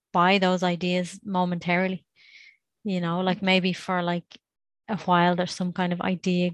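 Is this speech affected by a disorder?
No.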